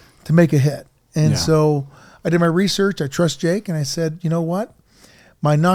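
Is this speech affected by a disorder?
No.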